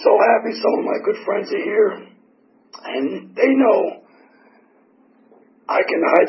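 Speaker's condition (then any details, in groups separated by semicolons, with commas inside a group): Tracheotomy; tracheotomy for 4 years, 8 surgeries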